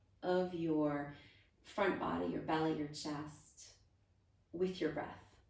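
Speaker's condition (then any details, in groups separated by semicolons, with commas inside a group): No condition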